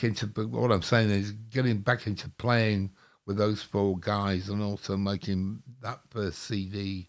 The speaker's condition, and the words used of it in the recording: Stroke. It's because I've had a stroke, not because I'm kind of slurring my words a lot.